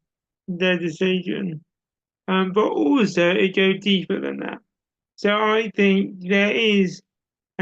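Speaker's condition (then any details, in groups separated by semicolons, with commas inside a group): Cerebral palsy; audible speech impairment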